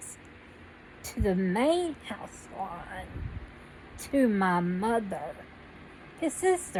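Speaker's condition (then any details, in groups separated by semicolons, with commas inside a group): Cerebral palsy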